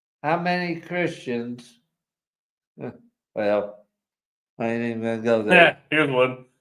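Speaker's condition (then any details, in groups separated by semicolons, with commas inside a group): ALS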